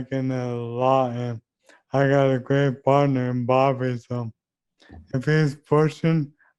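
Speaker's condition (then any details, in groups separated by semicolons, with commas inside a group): ALS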